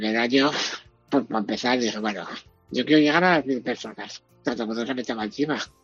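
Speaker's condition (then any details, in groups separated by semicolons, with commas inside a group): Duchenne muscular dystrophy; diagnosed at age 6 by biopsy at Hospital San Juan de Dios, childhood walking difficulty and falls, scoliosis surgery in adolescence; age 43, fully dependent for eating, washing, dressing, going out, needs breathing assistance; Aragonese Maño intonation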